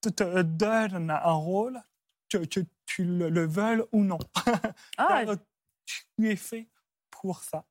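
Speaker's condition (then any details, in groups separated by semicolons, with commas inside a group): Stuttering; onset at about age 4 after grandmother's throat cancer, fluent before, once misdiagnosed as Gilles de la Tourette; no attempts to control stuttering; part-word and word repetitions, frequent euh fillers; repeated sounds, blocks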